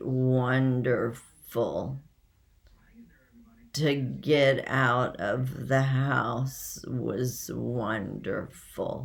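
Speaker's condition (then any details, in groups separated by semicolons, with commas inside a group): Essential tremor; hereditary, progressive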